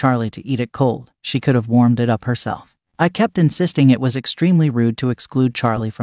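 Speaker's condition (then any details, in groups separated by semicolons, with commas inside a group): No condition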